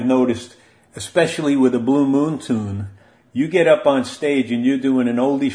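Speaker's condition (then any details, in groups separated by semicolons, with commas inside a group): No condition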